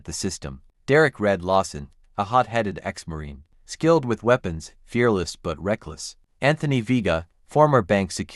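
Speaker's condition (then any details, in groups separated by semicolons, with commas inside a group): No condition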